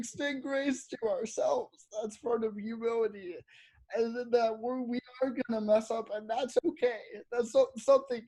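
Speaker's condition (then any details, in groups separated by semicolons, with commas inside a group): Cerebral palsy; audibly affected speech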